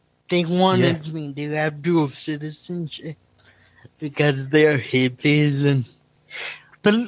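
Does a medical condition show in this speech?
Yes: cerebral palsy; noticeable speech impediment, speaking time predictable on stage, feels picking up host's stammer.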